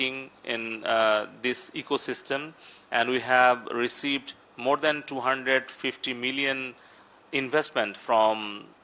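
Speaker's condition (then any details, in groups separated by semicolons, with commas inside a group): No condition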